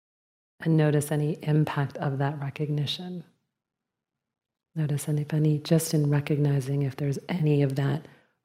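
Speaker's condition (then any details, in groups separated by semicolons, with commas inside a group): No condition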